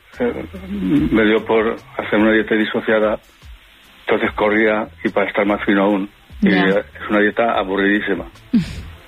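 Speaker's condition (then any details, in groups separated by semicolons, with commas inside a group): Parkinson's disease; on antiparkinson medication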